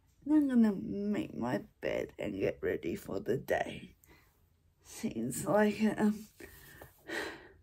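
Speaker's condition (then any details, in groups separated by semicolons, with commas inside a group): Cerebral palsy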